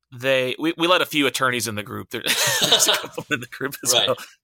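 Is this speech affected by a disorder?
No.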